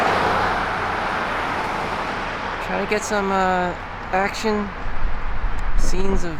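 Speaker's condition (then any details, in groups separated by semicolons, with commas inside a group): No condition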